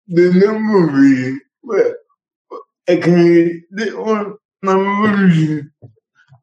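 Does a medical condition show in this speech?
Yes: cerebral palsy; uses a chair, team of assistants for disability, home office; speech impediment, called the speaker who can't speak.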